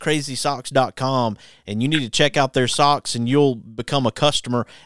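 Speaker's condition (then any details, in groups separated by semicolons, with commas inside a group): No condition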